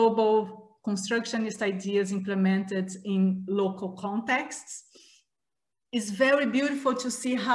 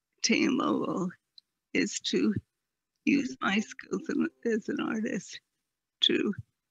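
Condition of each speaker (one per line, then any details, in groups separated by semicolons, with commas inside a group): No condition
Multiple sclerosis; quadriplegic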